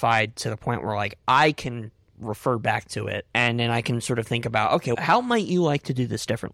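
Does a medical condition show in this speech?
Yes: cleft palate; cleft palate present from birth; difficulty producing l sounds.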